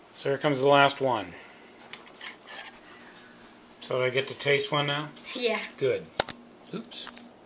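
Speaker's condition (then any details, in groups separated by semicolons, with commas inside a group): No condition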